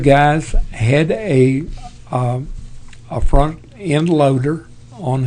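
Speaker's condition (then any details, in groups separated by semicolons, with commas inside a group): Parkinson's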